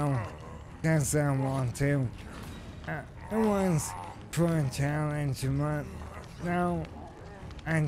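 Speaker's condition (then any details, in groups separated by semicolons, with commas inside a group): ALS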